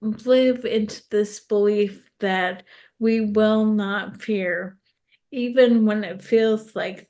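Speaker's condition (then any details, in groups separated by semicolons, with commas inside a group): ALS; specialist-confirmed diagnosis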